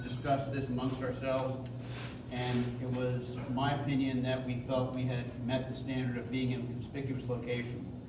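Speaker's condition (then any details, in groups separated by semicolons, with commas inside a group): No condition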